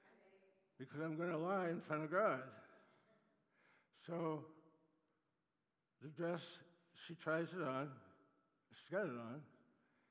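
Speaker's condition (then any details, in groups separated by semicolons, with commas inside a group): Parkinson's disease; neuropathy attacks nerves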